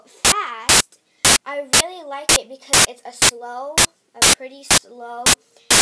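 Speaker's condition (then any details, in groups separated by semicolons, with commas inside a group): No condition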